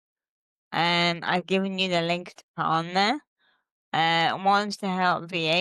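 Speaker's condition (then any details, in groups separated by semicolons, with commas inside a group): Cerebral palsy; since birth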